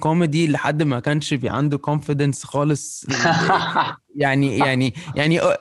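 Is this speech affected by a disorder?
No.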